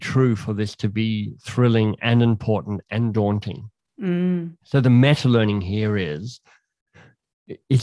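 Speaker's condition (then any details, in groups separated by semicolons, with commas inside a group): Cleft lip and palate; slight speech impediment persists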